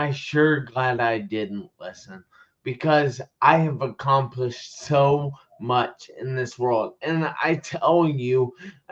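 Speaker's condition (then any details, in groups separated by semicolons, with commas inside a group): Traumatic brain injury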